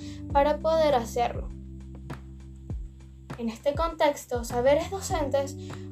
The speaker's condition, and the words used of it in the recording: None; typical speech.